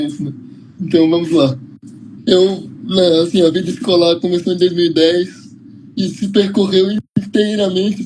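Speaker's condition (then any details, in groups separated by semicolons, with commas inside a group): Cerebral palsy; uses wheelchair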